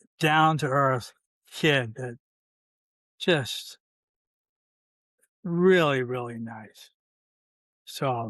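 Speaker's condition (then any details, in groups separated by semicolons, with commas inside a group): ALS, C9 mutation; limb onset in fingers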